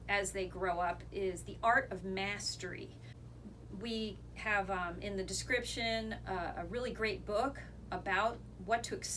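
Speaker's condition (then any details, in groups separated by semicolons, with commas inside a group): No condition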